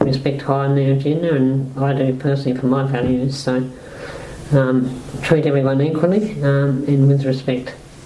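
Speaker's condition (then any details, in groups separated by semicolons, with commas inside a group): Motor neuron disease-like muscle disease; slowly progressing motor neuron-like disease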